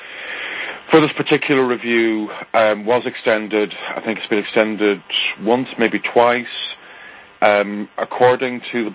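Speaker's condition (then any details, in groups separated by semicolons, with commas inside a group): No condition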